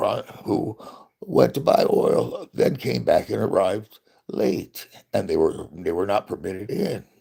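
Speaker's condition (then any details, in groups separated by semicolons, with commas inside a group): Parkinson's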